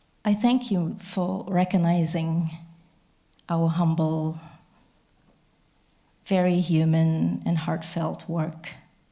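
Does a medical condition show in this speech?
No.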